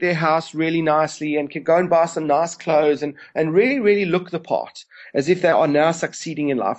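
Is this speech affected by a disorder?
No.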